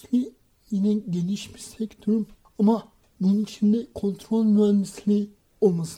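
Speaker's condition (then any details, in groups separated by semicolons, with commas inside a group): Cerebral palsy; unable to write by hand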